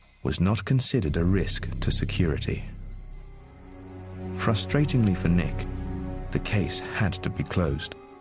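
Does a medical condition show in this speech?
No.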